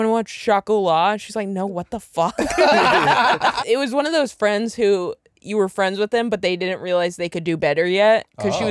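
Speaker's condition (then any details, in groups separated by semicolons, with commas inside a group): No condition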